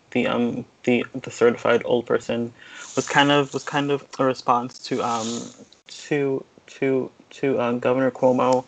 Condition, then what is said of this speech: Stuttering. So I'm a person who stutters, as you can hear.